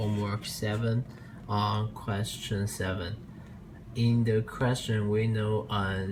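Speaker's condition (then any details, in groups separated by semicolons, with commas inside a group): No condition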